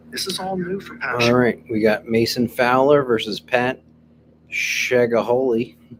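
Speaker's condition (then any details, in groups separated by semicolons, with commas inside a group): No condition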